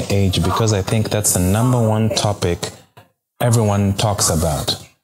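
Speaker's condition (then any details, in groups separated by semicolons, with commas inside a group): No condition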